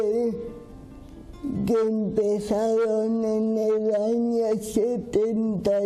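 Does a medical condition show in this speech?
Yes: cerebral palsy; speaks with difficulty.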